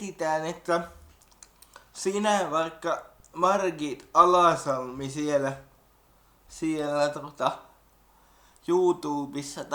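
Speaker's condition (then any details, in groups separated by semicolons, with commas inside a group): Cerebral palsy; wheelchair user, involuntary movements mainly legs, also arms, spinal fusion; relearning walking after spine surgery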